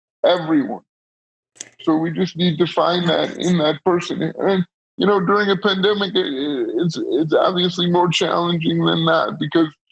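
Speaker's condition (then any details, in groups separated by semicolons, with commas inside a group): Cerebral palsy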